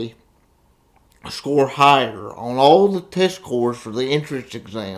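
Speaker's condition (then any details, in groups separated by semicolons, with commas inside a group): Cerebral palsy; uses wheelchair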